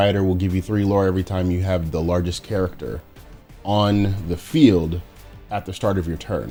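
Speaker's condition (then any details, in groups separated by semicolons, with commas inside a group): No condition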